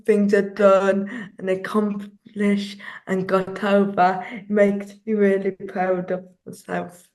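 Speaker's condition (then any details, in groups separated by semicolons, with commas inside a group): Cerebral palsy; since childhood; some speech delay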